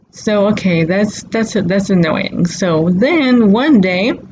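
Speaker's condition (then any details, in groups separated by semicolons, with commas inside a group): Cerebral palsy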